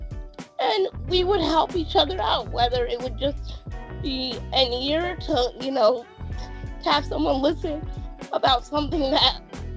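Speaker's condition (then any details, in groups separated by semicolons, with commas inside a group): Cerebral palsy; birth oxygen deprivation; speech therapy in childhood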